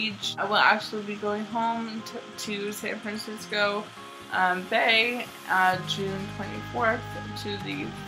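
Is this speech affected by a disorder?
Yes: cerebral palsy.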